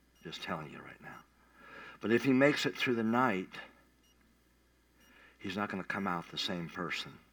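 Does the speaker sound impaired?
Yes: cleft palate; once stopped breathing.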